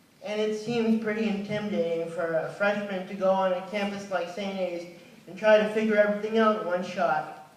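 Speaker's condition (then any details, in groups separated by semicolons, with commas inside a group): Cerebral palsy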